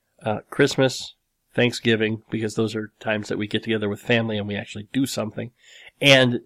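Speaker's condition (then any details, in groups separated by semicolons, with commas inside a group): Cleft lip and palate; nose still slightly crooked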